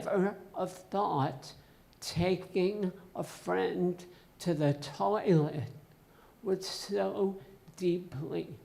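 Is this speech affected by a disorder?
Yes: essential tremor.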